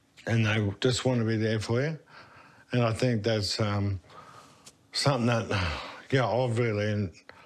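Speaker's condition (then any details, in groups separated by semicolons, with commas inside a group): Motor neurone disease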